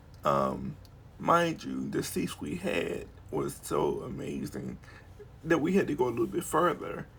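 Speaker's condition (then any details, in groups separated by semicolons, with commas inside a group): Cerebral palsy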